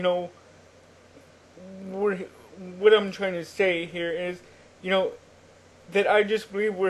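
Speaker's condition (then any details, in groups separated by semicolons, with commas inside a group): Cerebral palsy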